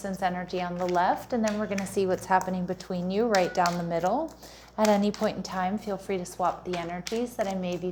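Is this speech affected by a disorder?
No.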